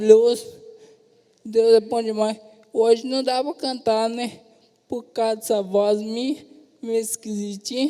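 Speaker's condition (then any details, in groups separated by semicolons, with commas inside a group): Traumatic brain injury, severe; serious accident, nerve damage with sequelae; 23 days in ICU, then vegetative state; regained sounds after predicted inability to speak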